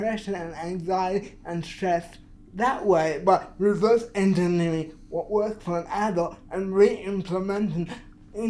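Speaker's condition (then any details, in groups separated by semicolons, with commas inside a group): Cerebral palsy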